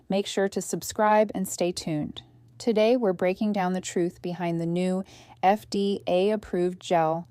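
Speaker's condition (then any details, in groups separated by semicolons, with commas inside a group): No condition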